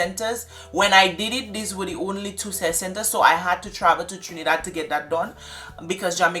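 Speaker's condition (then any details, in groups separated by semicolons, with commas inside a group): No condition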